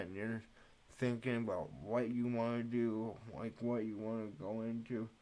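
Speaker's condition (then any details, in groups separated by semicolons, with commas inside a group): Cerebral palsy; speech affected by cerebral palsy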